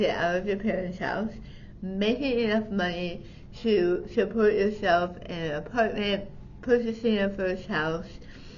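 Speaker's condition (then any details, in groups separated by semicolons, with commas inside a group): Tongue cancer surgery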